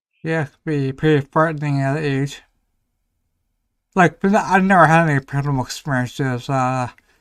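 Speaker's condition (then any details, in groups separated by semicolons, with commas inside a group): Ataxia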